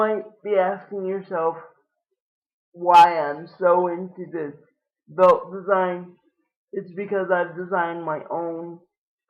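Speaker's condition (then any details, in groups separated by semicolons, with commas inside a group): Cerebral palsy; lifelong, wheelchair user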